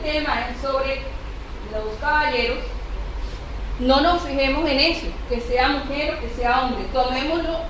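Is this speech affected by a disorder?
No.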